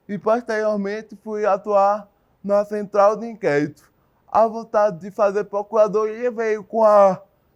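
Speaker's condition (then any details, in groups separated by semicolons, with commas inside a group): Cerebral palsy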